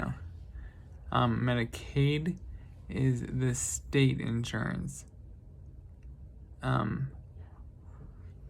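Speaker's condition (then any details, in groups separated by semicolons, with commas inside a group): Traumatic brain injury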